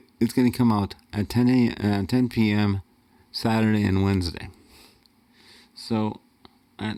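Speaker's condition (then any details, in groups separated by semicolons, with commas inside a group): Cerebral palsy; wheelchair user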